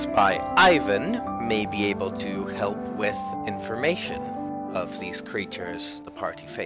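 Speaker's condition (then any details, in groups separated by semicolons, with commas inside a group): No condition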